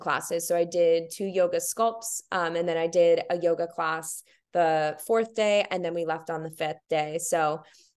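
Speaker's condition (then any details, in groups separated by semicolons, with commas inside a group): No condition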